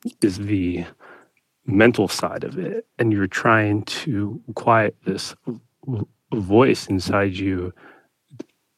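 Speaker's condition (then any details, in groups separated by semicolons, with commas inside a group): Stuttering; neurological stuttering since childhood; adult; repetitions, long painful blocks on first part of words, trouble breathing during blocks; prolonged sounds, blocks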